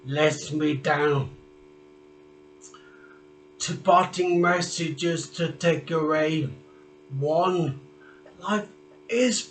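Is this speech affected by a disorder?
Yes: traumatic brain injury; speech.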